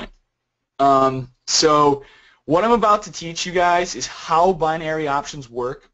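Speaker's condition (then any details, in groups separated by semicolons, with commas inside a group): No condition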